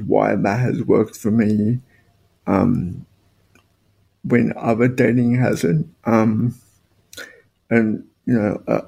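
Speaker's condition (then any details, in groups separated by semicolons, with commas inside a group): Spastic quadriplegic cerebral palsy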